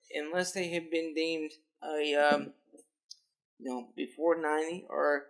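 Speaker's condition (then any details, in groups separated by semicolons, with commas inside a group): Cerebral palsy; lifelong physical disability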